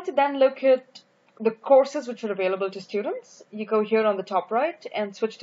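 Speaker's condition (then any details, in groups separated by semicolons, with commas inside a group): No condition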